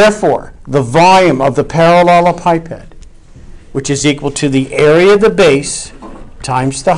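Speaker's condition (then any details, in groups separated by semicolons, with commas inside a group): No condition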